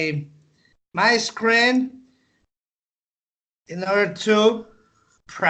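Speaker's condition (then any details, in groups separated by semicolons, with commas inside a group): No condition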